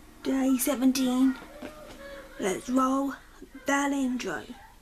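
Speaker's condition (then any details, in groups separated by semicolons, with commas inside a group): Cerebral palsy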